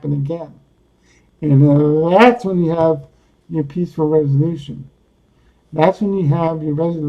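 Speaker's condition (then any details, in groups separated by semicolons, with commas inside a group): Cerebral palsy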